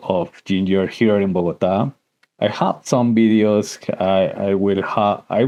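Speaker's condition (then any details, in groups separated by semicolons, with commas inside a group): No condition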